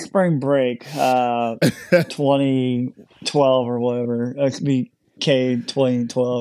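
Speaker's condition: Cleft lip and palate; large hole in mouth at birth

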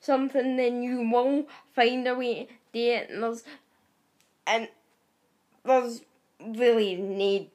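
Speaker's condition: Cerebral palsy; wheelchair user

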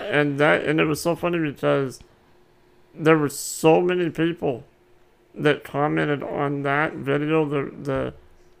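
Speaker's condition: Muscular dystrophy

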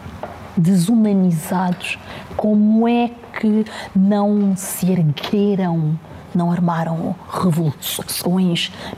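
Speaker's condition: Stuttering; fluency seen by others as varying day to day; effortful control to avoid stuttering, sometimes unavoidable, slow greetings, callers hung up, listeners must slow down; prolonged sounds

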